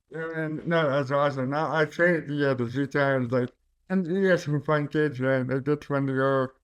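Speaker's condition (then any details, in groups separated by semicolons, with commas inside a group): Cerebral palsy; caused by stroke at birth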